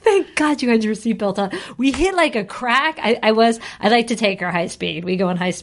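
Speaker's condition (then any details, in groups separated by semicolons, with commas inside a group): No condition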